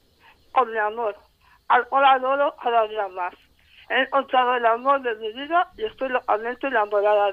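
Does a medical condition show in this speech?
Yes: Moebius syndrome; congenital facial paralysis, diagnosed at 25, small tongue, no smile or crying expression, poor balance; difficulty pronouncing labial sounds b, swallowing difficulty with choking risk.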